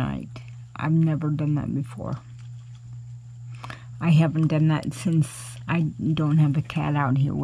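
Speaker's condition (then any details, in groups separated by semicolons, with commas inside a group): Cerebral palsy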